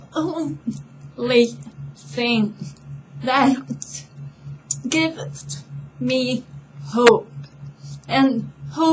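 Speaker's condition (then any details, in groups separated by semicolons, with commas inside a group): Multiple sclerosis; 12 years since diagnosis, shaking for four years; speech affected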